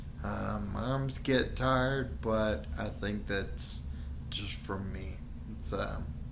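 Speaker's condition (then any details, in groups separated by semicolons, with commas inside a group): Friedreich's ataxia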